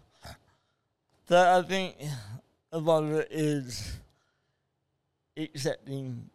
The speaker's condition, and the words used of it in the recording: Cerebral palsy. So for me, that diagnosis of you're never going to walk or talk completely wrong.